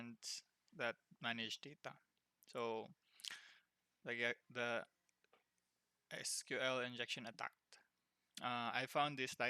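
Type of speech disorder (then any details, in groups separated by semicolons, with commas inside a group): None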